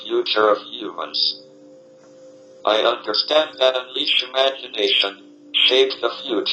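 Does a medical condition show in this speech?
Yes: ALS, through a speech-generating device.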